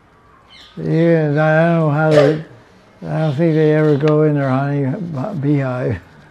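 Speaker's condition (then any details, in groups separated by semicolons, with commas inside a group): Deafness; reads translations aloud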